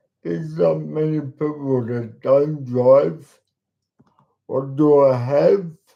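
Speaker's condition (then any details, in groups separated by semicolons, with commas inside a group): Cerebral palsy; talks slowly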